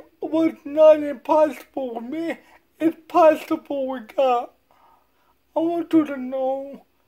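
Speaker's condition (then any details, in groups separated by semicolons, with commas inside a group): Cerebral palsy; from birth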